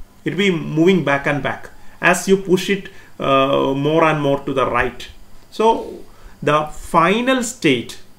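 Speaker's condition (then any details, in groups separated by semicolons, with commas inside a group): No condition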